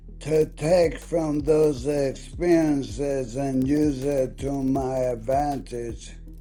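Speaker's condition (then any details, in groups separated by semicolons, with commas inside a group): ALS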